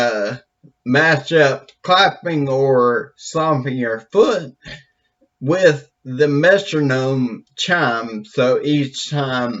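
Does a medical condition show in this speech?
Yes: brain injury.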